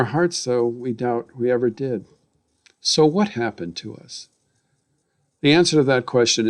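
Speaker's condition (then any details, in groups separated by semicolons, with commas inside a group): No condition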